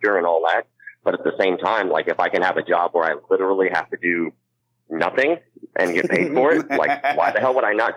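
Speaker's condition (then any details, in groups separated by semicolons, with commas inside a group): Cleft palate; congenital cleft palate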